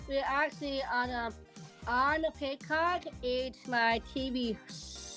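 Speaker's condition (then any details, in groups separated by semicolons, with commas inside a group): Down syndrome; present from birth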